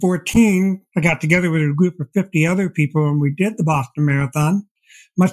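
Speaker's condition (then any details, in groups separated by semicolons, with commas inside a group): Deafblindness; progressive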